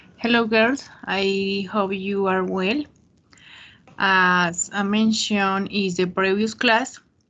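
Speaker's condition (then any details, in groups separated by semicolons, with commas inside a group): No condition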